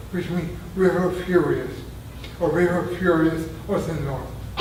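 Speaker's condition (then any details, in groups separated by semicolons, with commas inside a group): Traumatic brain injury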